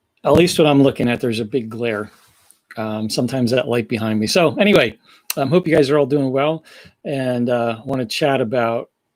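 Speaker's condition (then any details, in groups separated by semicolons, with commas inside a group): No condition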